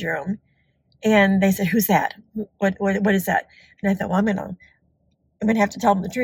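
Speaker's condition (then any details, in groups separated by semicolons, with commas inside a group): No condition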